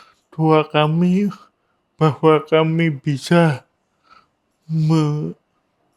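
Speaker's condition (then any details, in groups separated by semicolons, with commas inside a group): Cerebral palsy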